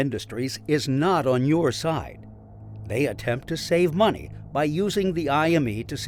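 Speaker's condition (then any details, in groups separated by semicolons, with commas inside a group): No condition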